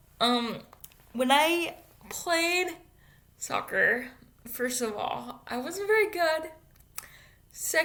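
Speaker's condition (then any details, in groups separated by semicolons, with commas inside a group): Cerebral palsy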